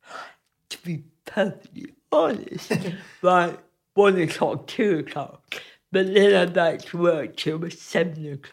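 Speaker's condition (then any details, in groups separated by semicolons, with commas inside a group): Cerebral palsy; physically affects creating art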